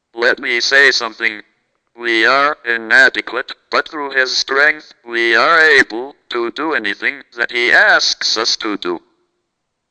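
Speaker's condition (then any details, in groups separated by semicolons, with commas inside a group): Cerebral palsy, speech-generating device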